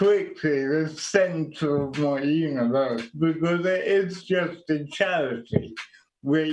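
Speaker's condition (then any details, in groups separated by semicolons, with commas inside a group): Quadriplegic cerebral palsy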